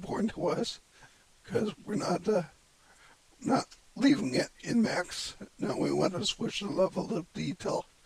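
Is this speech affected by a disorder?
Yes: cerebellar ataxia from brain tumour.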